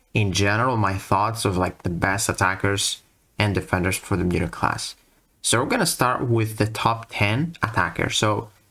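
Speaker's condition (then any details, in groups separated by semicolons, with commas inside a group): No condition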